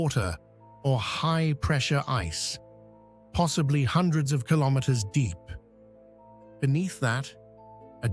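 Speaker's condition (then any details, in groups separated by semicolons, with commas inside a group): No condition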